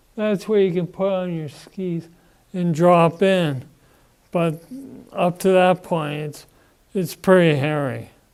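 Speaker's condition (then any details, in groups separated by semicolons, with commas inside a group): Parkinson's disease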